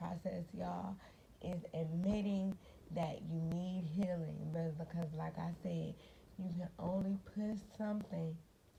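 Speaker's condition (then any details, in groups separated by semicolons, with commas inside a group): Cerebral palsy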